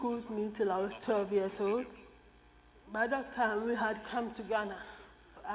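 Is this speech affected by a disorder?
Yes: cerebral palsy; caused by untreated newborn jaundice; diagnosed age 1.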